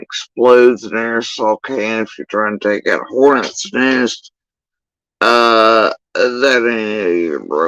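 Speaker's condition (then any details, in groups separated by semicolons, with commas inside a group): Facial paralysis after surgery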